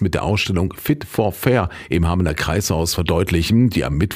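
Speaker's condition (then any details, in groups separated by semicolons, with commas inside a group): No condition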